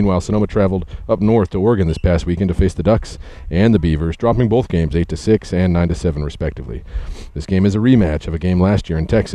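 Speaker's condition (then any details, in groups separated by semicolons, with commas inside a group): No condition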